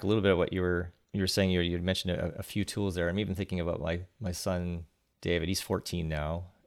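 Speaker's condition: No condition

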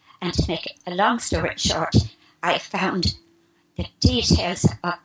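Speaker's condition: Spasmodic dysphonia; about 3 years since onset

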